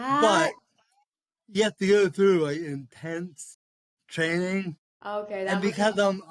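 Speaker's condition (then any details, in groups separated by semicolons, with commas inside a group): Cerebral palsy; speech affected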